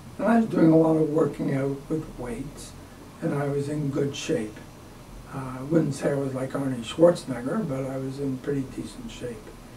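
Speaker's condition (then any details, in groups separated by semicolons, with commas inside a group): ALS; diagnosed about six years ago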